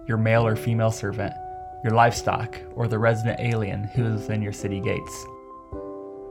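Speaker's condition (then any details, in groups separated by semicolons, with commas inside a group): No condition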